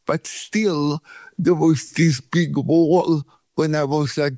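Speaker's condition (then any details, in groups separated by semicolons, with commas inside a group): Cerebral palsy; cramp and pain free in Thailand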